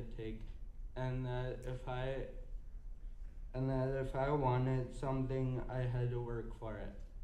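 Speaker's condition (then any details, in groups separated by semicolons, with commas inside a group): Cerebral palsy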